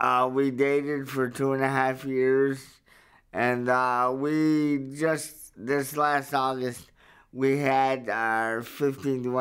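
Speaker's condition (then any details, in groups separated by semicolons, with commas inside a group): Cerebral palsy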